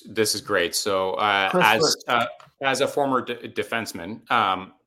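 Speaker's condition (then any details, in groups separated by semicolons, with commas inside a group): No condition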